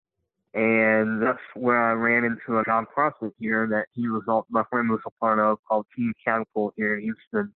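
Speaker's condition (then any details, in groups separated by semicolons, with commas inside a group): Cleft lip and palate; uses leg prostheses, running prostheses from Challenge Athlete Foundation grant, runner and triathlete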